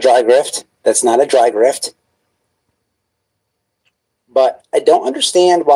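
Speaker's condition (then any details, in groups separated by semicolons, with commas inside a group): No condition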